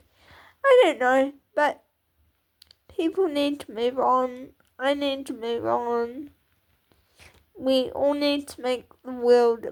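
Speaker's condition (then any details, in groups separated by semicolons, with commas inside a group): Cerebral palsy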